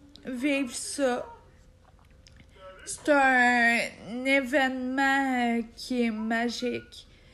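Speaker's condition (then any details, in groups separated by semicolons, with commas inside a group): Ataxia; degenerative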